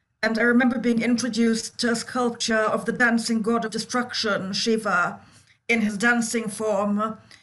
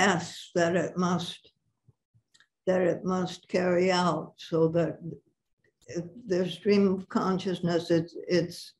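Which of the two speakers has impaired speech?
The second: Parkinson's; about six years since onset.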